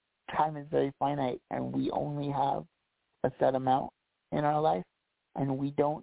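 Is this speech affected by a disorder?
Yes: cerebral palsy; walked with walker.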